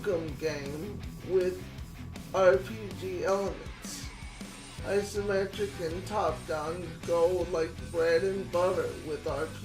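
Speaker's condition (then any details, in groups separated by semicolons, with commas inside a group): Cerebral palsy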